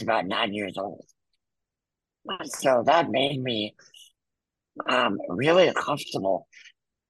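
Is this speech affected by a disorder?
Yes: muscular dystrophy; wheelchair user.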